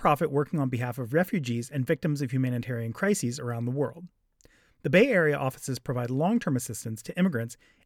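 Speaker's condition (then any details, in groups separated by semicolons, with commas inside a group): No condition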